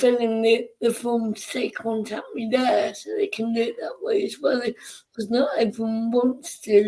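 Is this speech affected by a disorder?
Yes: cerebral palsy.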